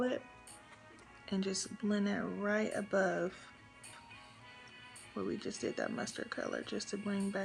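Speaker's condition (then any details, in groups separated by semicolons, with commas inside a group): No condition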